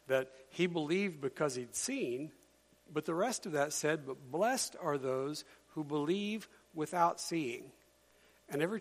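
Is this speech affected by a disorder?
No.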